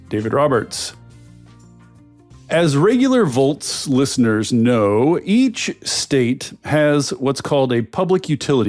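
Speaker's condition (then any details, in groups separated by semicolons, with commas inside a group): No condition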